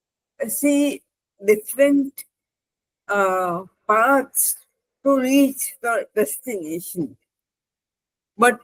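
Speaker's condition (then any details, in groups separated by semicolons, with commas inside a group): Cerebral palsy; spastic left hand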